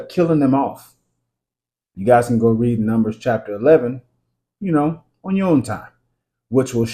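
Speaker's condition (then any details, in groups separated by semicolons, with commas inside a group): No condition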